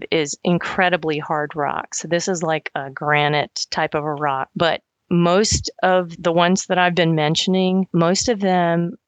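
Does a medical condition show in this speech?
No.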